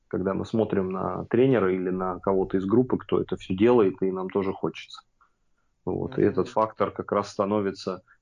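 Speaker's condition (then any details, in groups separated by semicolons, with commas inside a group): No condition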